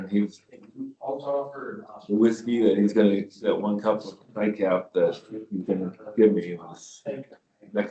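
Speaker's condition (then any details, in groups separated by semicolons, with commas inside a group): No condition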